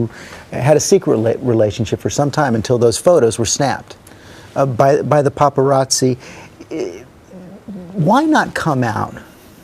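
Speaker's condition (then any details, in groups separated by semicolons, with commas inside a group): No condition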